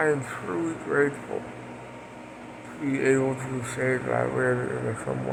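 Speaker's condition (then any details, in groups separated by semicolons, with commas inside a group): Parkinson's; speech impediment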